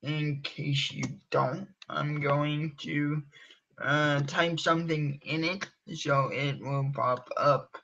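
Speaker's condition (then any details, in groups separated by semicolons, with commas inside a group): Cerebral palsy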